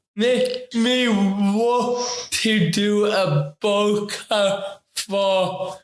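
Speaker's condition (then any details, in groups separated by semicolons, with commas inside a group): Ataxic cerebral palsy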